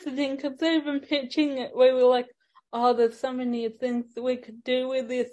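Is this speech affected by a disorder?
Yes: ataxic cerebral palsy; ambulant wheelchair user, chair for long distances and main street.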